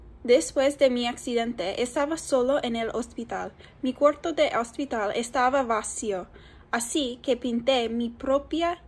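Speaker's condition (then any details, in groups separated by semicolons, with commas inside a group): No condition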